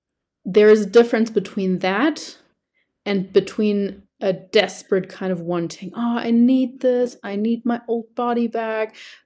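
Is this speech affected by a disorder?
No.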